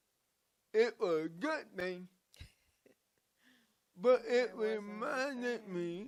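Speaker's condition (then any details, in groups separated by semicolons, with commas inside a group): Cerebral palsy; from birth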